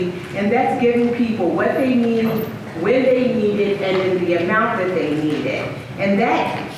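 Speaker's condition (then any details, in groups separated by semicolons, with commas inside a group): No condition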